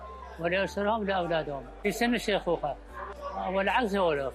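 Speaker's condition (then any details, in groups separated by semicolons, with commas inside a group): Parkinson's disease; attributed to work pressure and psychological strain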